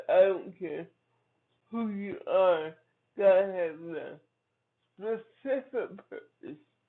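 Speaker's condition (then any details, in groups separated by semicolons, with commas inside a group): Cerebral palsy; from birth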